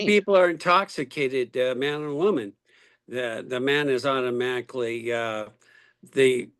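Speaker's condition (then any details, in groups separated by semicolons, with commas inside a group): No condition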